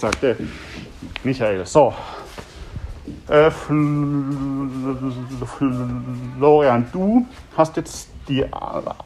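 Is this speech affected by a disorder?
Yes: stuttering; developmental, lifelong, possibly inherited, father stuttered, brother fluent, logopedic speech therapy, constant since second grade; severe stuttering, poor simultaneous coordination of breath, tongue, lips and speech; choppy, repetitions, blocks, none when singing, milder talking to pet, throat sometimes hurts; here prolonged sounds, blocks.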